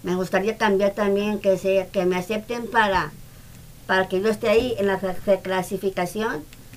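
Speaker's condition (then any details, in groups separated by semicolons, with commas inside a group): Down syndrome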